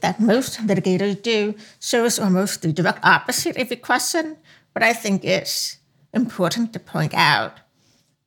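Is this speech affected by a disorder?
Yes: profound hearing loss; profound hearing loss since childhood, hearing aids worn since childhood; deaf accent, speech sounds like a perpetual cold, listeners may need repetition to understand.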